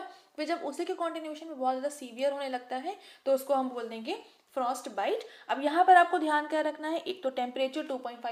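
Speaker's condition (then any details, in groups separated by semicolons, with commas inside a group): No condition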